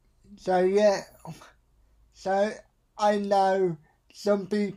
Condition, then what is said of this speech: Cerebral palsy. A lot of times, it's when I'm trying to focus on something, but something else takes my mind away.